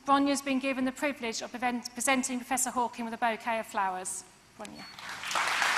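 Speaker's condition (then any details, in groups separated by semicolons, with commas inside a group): No condition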